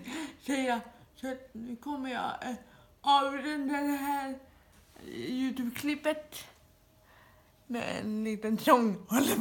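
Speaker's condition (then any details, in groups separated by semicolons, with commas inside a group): Dyskinetic cerebral palsy; dyskinetic form, severe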